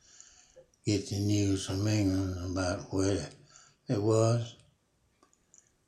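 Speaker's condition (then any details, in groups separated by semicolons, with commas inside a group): Parkinson's disease; never broken a bone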